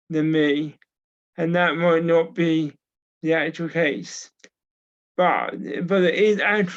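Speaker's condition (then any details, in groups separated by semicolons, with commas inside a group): Cerebral palsy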